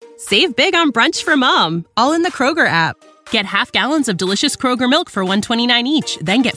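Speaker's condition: No condition

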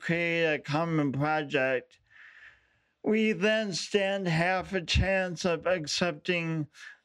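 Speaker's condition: Speech impediment; speaks publicly

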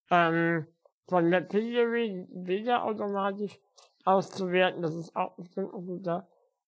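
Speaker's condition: Spinal muscular atrophy; physical disability

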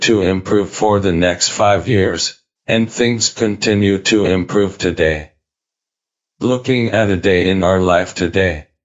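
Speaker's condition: ALS, speech-generating device; diagnosed at age 34, lost walking, talking and breathing, tracheostomy and ventilator; cannot speak, eye-activated synthetic voice built from voice banking, types replies, silences while typing

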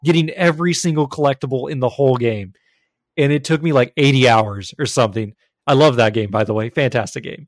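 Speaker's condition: No condition

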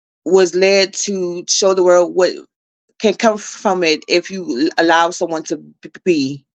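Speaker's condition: Stuttering; repeated sounds

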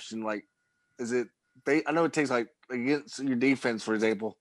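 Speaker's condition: No condition

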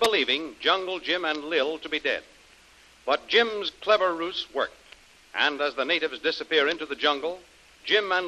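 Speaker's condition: No condition

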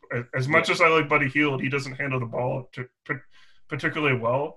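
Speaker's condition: No condition

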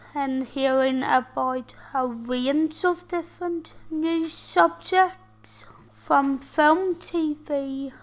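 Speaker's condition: Tracheostomy and ventilator dependent

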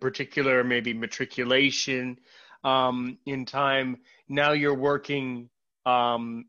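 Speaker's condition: No condition

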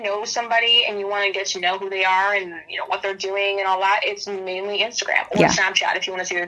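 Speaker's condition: No condition

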